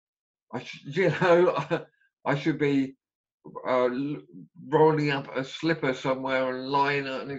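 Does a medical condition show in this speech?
Yes: aphasia after stroke; stroke during 10-hour operation, about 40% leg movement, walks, six months rehab in Northampton; slower than wished, number and calendar errors, early mutism except yes/no, relearned swallowing, failed throat Botox.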